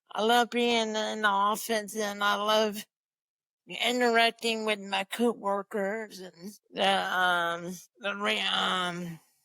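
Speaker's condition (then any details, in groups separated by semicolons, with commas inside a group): Cerebral palsy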